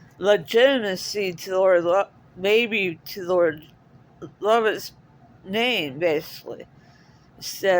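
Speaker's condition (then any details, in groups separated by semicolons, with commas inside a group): Cerebral palsy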